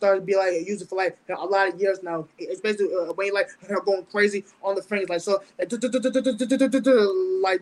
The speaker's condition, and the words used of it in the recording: Stuttering. Sometimes if I don't like to be on stage just talking and talking because my fear last time is that certain words don't come out